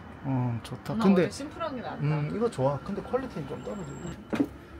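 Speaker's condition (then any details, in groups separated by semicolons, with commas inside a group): No condition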